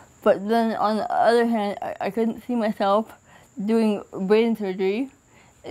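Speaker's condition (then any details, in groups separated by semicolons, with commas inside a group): Cerebral palsy; from birth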